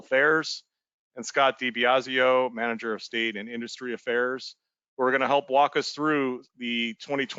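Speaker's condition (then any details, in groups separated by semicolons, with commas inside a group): No condition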